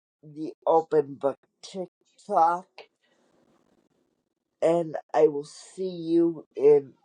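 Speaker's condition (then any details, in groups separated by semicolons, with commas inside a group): Cerebral palsy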